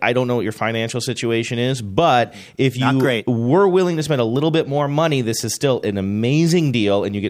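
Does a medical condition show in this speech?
No.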